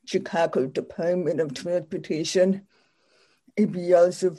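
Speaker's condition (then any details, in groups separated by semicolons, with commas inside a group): Deafness; speaks for self, also uses sign language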